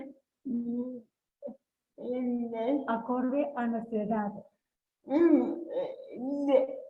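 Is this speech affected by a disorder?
Yes: cerebral palsy; since birth.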